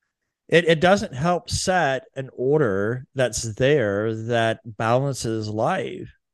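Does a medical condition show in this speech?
No.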